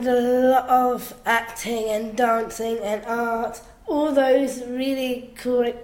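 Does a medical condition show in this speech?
Yes: Down syndrome; down syndrome since birth.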